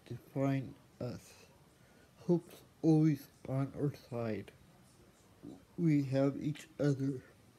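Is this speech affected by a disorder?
Yes: athetoid cerebral palsy; speech, wheelchair.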